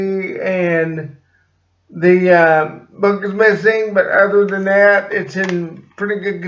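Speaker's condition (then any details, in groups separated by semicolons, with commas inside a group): Cerebral palsy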